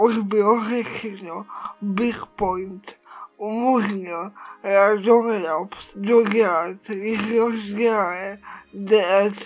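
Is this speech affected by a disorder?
Yes: cerebral palsy.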